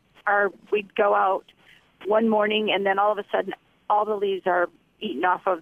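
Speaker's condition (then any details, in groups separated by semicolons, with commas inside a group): No condition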